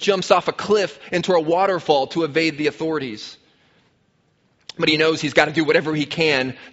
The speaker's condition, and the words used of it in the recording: None; typical speech.